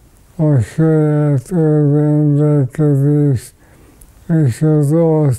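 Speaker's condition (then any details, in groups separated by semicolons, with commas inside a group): ALS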